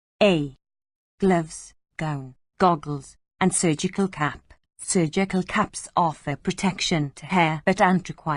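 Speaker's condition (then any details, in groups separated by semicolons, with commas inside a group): No condition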